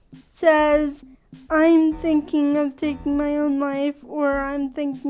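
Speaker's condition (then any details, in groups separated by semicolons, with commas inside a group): Cerebral palsy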